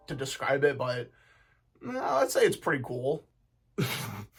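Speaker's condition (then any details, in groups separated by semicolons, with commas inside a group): No condition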